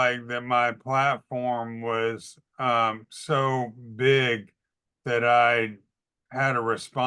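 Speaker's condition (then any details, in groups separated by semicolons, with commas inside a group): ALS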